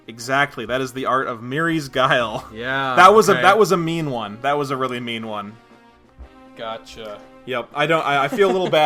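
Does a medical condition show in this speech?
No.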